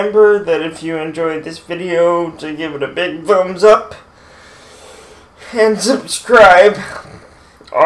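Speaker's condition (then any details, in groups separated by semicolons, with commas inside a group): Cerebral palsy, mild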